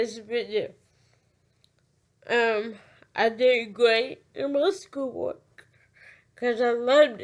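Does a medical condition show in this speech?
Yes: cerebral palsy.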